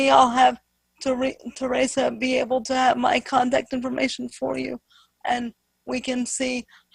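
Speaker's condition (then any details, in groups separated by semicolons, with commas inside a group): Spastic quadriplegic cerebral palsy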